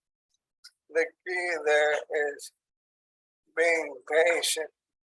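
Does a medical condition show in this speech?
Yes: ALS; onset in hands and arms, tracheostomy.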